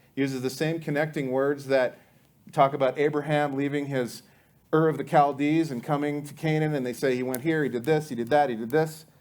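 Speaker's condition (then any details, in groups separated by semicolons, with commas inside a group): No condition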